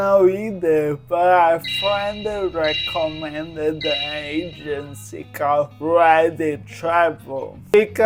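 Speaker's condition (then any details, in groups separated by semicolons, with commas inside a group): Cerebral palsy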